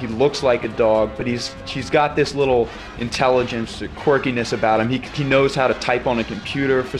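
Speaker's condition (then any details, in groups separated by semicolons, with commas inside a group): No condition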